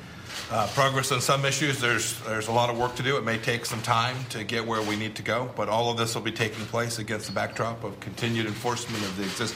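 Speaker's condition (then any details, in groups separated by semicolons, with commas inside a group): No condition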